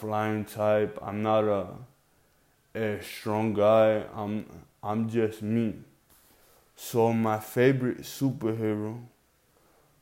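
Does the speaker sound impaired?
Yes: cerebral palsy; present from birth.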